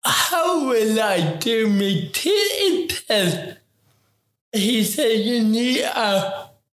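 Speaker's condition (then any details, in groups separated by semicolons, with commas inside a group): Ataxic cerebral palsy; affects talking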